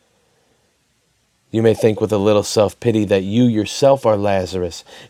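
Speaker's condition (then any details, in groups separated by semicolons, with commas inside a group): No condition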